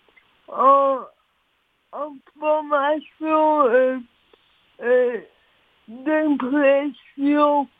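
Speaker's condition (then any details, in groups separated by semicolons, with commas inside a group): Cerebral palsy; oxygen loss to brain during delivery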